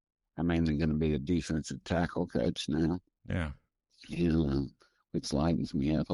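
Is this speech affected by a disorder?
Yes: primary progressive multiple sclerosis.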